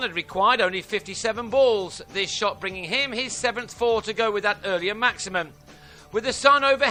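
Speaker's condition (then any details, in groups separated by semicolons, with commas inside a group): No condition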